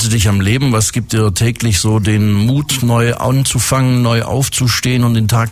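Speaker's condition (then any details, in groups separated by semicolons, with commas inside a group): No condition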